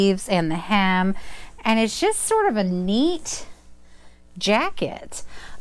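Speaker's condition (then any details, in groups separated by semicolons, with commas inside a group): No condition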